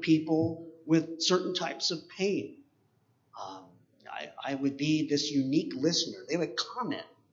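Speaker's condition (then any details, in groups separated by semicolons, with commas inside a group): Cleft palate; congenital cleft palate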